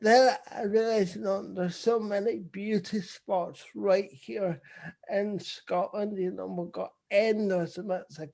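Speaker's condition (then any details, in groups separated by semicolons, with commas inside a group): Cerebral palsy; visible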